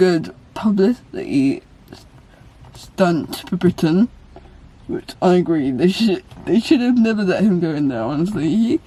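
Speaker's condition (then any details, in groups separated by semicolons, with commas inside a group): Cerebral palsy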